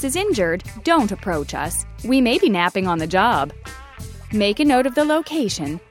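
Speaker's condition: No condition

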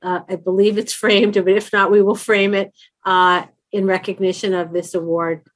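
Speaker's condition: No condition

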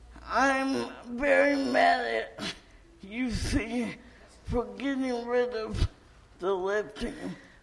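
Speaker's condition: Cerebral palsy; wheelchair user

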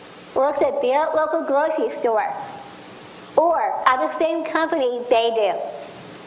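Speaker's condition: Down syndrome; extra chromosome; speech problems

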